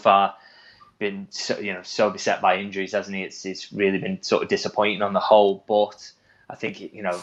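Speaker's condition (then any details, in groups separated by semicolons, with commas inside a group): No condition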